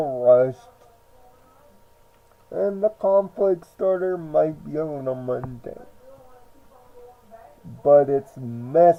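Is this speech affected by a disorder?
Yes: cerebral palsy.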